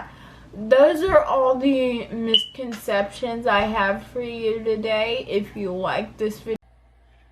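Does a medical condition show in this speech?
Yes: cerebral palsy.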